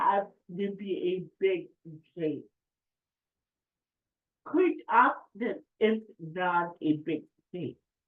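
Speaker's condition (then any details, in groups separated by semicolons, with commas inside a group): Cerebral palsy; affects speech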